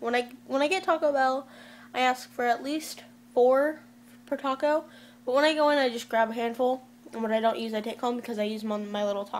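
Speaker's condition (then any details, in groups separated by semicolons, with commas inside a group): No condition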